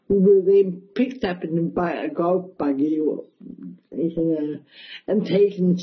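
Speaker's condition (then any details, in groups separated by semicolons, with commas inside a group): Cerebral palsy, mild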